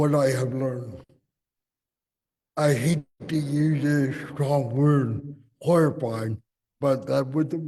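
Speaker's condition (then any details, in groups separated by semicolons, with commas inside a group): Cerebral palsy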